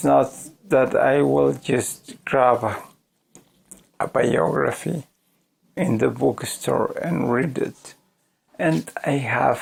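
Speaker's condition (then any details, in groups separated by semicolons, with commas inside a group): ALS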